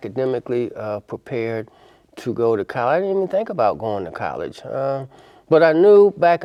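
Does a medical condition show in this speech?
No.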